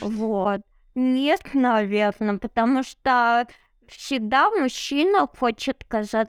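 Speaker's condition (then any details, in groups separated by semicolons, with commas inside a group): Cerebral palsy; no wheelchair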